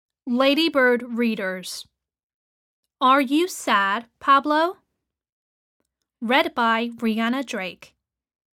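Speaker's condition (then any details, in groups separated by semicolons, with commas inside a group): No condition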